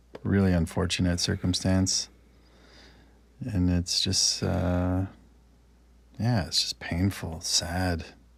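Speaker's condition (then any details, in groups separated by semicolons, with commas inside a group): No condition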